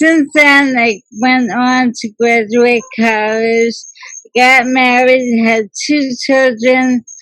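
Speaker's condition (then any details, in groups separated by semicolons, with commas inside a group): ALS; diagnosed two years ago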